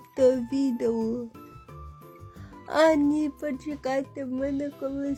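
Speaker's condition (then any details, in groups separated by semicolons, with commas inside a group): Cerebral palsy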